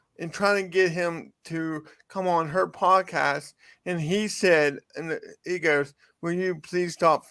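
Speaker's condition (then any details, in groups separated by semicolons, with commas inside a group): Cerebral palsy; from birth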